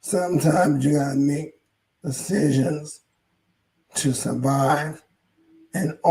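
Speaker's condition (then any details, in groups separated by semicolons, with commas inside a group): ALS; hoarse voice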